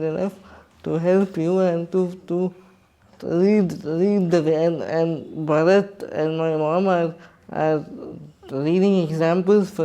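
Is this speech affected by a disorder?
Yes: cerebral palsy.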